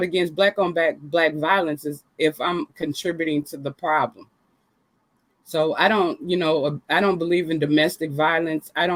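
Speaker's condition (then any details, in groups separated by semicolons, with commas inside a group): No condition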